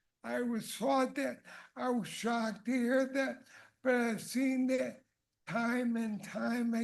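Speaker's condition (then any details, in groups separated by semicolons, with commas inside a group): ALS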